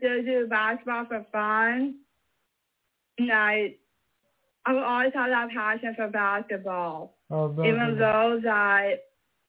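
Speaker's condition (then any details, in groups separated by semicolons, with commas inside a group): Mosaic Down syndrome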